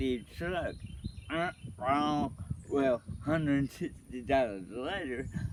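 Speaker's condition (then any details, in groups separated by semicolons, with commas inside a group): Cerebral palsy; affects walking, unsteady gait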